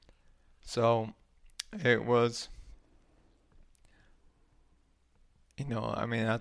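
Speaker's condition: ALS; recent PEG feeding tube surgery at hospital next to Nova, painful, pain meds afterward

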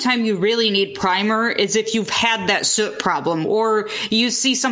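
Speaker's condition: No condition

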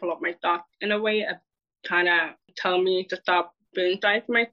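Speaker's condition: Deafness; learned to communicate with hearing people through speech therapist, taught ways of listening

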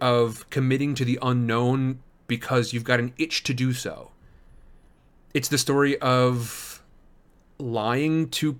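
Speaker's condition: Stutter; stutter especially bad tonight; prolonged sounds

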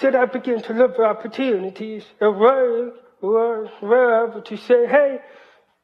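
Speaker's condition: Hearing loss, cochlear implant; cochlear implant at 12, speech therapy

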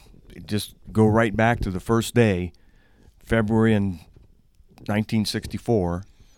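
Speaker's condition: No condition

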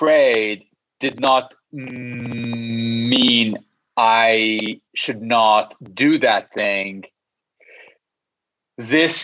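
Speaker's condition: Stutter; stutter since childhood, stutters in six languages: English, French, Spanish, Arabic, Portuguese, Armenian; no stuttering when singing, avoided speaking for years out of fear, later joined Toastmasters and debating club; prolonged sounds, blocks

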